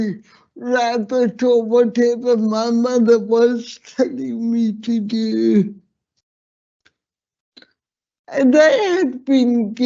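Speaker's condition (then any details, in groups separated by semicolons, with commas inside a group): Slurred speech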